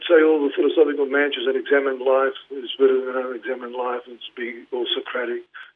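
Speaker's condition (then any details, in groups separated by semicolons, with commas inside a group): Parkinson's; diagnosed 2019, led to retirement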